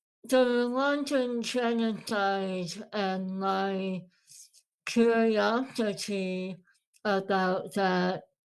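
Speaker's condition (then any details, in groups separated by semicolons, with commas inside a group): Moebius syndrome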